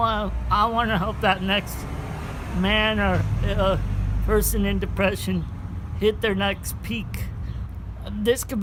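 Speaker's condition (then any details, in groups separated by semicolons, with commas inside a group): Cerebral palsy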